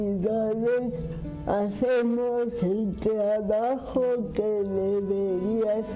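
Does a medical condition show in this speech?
Yes: cerebral palsy; speaks with difficulty.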